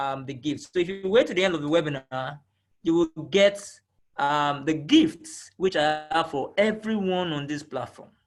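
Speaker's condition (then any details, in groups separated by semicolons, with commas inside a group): No condition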